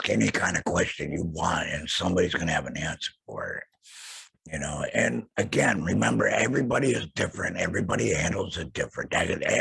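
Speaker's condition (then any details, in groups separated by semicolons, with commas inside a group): Laryngectomy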